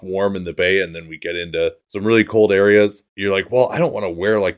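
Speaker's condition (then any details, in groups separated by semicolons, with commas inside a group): No condition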